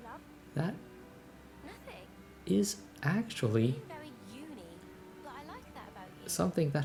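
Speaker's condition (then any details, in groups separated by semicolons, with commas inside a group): No condition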